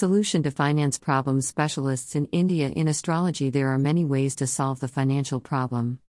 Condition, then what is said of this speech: None; typical speech.